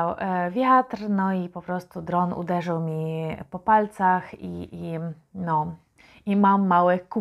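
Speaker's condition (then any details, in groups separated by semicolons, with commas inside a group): No condition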